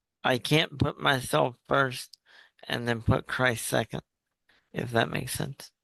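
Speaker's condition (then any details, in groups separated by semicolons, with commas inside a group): Cerebral palsy; uses wheelchair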